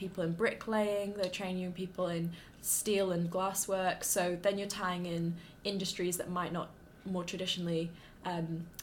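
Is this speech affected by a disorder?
No.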